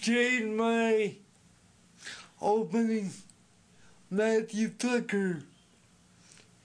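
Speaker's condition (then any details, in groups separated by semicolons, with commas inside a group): Speech impediment; sometimes hard for others to understand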